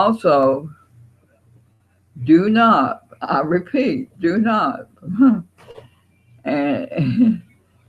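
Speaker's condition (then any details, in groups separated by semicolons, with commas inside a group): Parkinson's; on medication, surgery some years before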